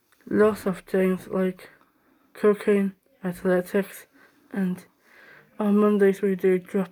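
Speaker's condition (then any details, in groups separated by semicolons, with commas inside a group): Down syndrome; age 17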